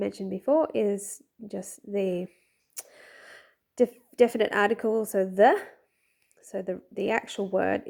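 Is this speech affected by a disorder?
No.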